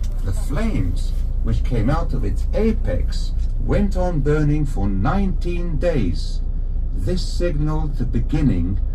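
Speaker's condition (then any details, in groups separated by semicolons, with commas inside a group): No condition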